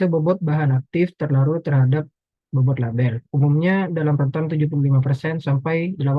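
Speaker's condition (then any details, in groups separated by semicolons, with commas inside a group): No condition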